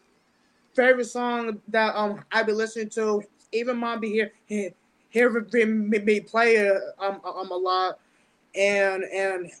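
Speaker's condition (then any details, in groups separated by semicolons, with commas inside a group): Stuttering; mild speech impediment with stutter since about age ten; certain words don't come out; repeated sounds, prolonged sounds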